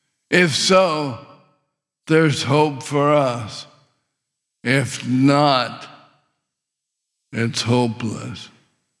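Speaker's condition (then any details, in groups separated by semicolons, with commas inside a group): ALS; windpipe tightened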